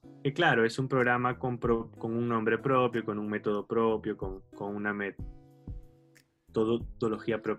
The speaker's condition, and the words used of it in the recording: Stuttering. Entonces yo seguí tartamudeando hasta las hasta que tuve unos ah, hasta que tuve nada, hasta los ocho, bueno, hasta hoy, ¿no?